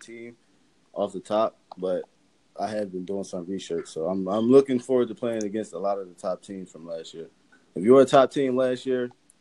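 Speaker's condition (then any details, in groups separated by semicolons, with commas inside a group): No condition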